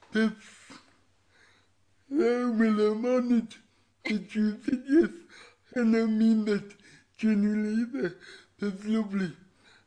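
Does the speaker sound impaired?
Yes: cerebral palsy; all four limbs affected, from birth, born 12 weeks premature; voice described as unusual.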